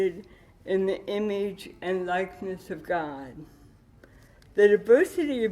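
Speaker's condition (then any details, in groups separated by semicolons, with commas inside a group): Cerebral palsy with dystonia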